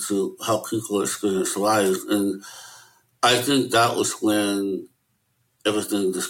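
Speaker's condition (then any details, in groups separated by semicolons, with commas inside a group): Möbius syndrome; no facial expressions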